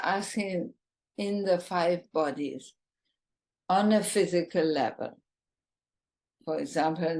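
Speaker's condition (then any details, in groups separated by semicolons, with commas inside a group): ALS, bulbar form, bulbar onset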